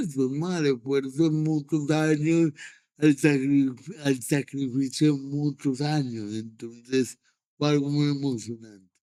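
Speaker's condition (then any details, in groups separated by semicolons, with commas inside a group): Cerebral palsy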